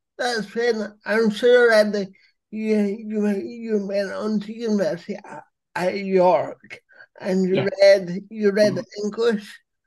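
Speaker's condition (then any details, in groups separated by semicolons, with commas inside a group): Cerebral palsy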